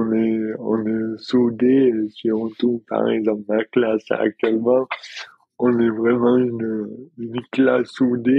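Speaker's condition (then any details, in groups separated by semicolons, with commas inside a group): Dystonia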